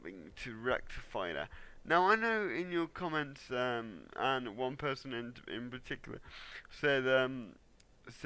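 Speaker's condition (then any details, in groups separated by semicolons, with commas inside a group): Cerebral palsy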